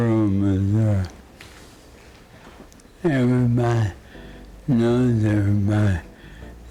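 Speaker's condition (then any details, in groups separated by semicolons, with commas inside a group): Parkinson's disease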